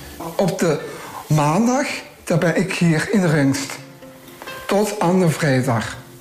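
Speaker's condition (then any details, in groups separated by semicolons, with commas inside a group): Down syndrome; trisomy 21, three copies of chromosome 21; speaks well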